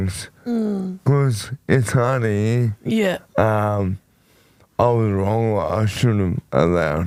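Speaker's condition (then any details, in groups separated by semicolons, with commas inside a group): Motor neurone disease; voice became very nasal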